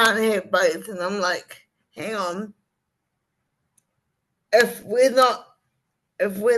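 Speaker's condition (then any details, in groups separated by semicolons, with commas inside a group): Cerebral palsy; from birth, lifelong wheelchair use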